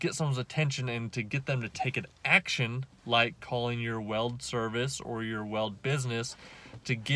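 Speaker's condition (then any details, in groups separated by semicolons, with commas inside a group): No condition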